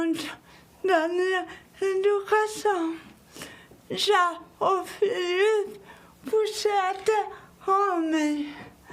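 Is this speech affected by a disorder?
Yes: cerebral palsy.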